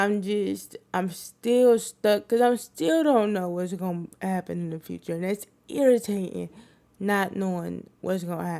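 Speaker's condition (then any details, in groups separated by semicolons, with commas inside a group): Cerebral palsy; wheelchair user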